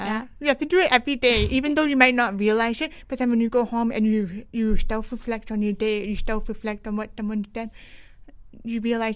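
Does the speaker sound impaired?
Yes: deaf with cochlear implant, congenital; born deaf, hard to hear everyone in group work.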